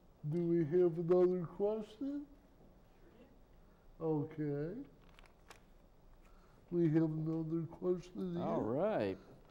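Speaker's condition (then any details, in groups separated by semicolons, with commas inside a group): Cerebral palsy; speech impairment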